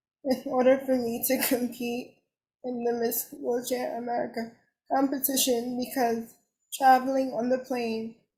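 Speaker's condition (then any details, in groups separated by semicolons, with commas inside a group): Cerebral palsy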